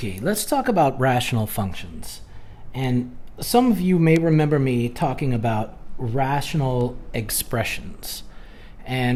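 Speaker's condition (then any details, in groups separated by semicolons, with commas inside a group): No condition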